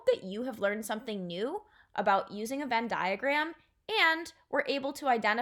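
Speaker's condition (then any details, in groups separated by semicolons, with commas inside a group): No condition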